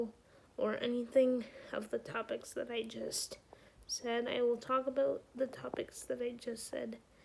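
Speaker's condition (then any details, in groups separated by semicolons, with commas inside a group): Cerebral palsy; brain not developed properly; has spasms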